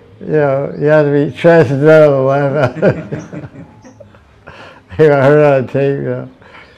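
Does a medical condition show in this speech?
Yes: deafness; fluent spoken lecture, reads translations aloud, relies on audience feedback for volume.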